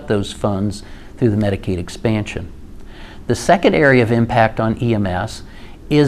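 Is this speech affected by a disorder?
No.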